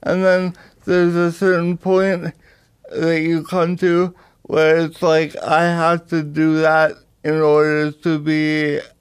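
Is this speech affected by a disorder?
Yes: cerebral palsy; power wheelchair user.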